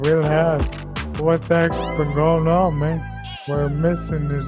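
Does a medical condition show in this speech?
Yes: ALS; young onset, progressive neurodegenerative, speech and eventually breathing.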